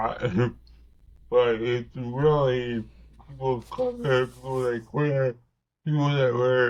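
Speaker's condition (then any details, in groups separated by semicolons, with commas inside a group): Cerebral palsy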